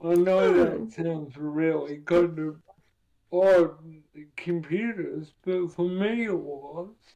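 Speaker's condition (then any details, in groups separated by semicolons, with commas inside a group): Cerebral palsy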